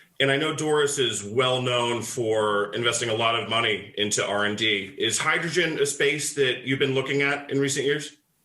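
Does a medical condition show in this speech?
No.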